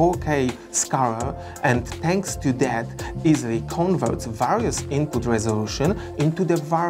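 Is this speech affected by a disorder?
No.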